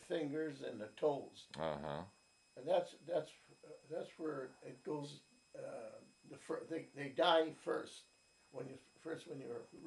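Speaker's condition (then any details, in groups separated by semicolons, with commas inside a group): No condition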